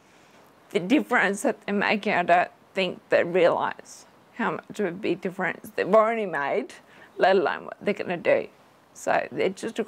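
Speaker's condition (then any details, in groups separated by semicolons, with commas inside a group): Friedreich's ataxia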